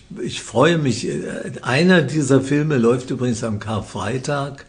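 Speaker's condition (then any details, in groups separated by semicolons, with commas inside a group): Parkinson's disease; condition managed with medication, feels almost as if without Parkinson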